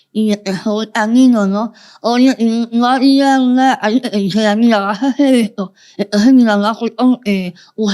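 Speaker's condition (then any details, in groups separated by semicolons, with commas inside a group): Moebius syndrome, congenital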